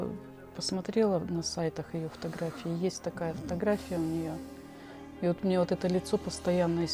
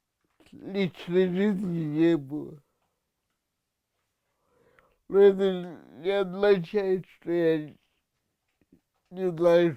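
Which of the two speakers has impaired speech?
The second: cerebral palsy; cannot sit up or walk, uses wheelchair.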